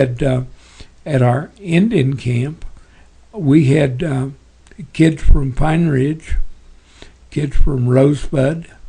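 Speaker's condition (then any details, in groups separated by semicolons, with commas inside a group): Parkinson's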